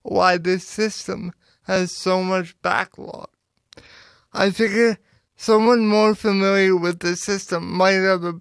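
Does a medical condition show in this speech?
Yes: cerebral palsy; power wheelchair user, personal support worker 6 hours weekly, mother toilets, washes, cooks, dresses, drives; needs daily personal support, help getting up every morning.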